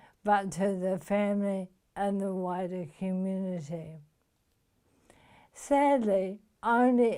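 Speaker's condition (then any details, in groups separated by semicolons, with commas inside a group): Motor neuron disease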